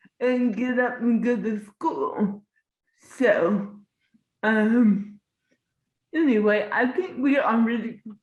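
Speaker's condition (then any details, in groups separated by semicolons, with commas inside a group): Cerebral palsy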